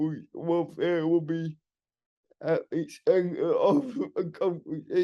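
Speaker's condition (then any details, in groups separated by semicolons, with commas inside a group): Cerebral palsy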